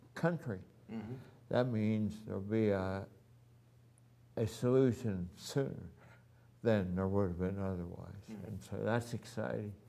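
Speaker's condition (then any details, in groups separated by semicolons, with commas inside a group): Ataxia; voice somewhat affected since last year, voice therapy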